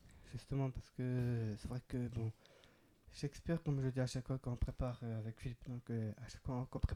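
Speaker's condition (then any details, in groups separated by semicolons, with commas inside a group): Down syndrome, trisomy 21; extra chromosome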